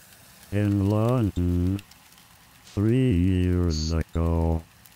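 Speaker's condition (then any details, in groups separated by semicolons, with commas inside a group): Amyotrophic lateral sclerosis; bulbar onset, mouth, throat, chest, abdomen muscles; age 66, weight loss, short of breath, four years since onset; slurred, mumbling, wheezy lisping, hard to chew, frequent choking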